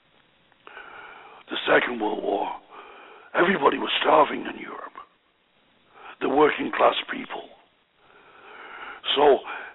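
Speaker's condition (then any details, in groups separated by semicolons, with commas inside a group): Voice box damage after neck operation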